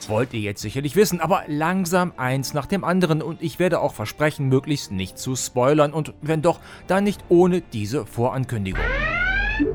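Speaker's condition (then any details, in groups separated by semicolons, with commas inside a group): No condition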